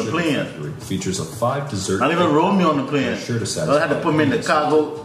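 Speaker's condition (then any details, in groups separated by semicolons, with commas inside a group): No condition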